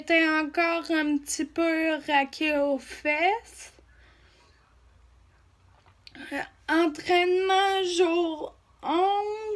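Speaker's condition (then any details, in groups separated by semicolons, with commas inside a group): Ataxia; degenerative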